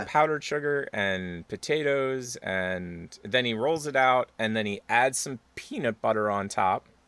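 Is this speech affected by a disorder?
No.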